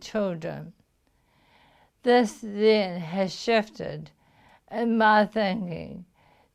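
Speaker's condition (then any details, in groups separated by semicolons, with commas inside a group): Motor neuron disease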